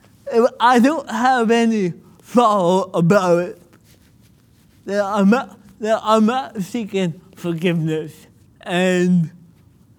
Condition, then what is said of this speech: Cerebral palsy. I have cerebral palsy, and that could make speaking a little bit difficult for me.